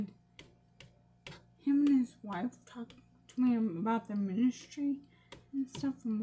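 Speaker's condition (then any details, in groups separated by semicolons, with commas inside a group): Brain injury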